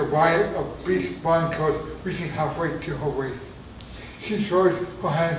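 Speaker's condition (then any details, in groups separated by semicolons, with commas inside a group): Traumatic brain injury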